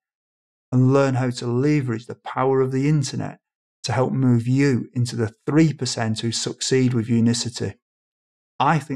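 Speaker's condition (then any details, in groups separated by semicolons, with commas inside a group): No condition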